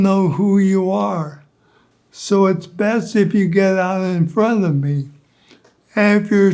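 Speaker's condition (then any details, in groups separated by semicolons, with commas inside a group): ALS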